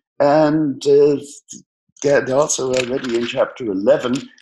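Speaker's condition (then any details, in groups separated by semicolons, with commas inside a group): No condition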